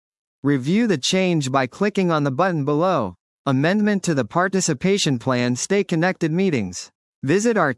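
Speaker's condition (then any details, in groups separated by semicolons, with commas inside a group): No condition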